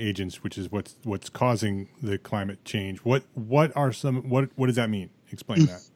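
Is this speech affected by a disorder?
No.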